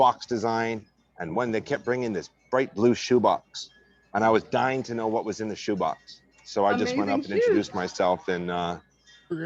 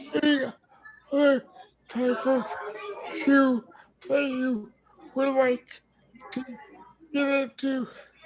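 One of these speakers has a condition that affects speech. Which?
The second: cerebral palsy.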